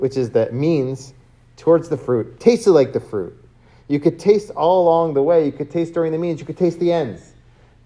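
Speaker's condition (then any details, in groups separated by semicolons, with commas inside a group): No condition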